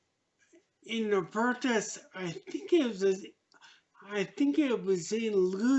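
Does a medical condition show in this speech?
Yes: traumatic brain injury.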